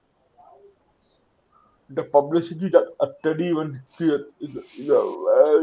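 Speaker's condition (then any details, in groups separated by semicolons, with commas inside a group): Cerebral palsy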